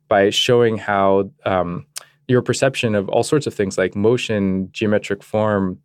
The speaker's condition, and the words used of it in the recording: No condition.